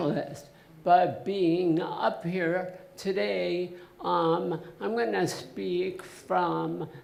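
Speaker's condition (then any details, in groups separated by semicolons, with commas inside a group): Essential tremor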